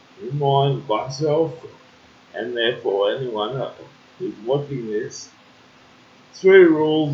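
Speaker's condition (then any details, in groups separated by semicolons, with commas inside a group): Cerebral palsy; uses wheelchair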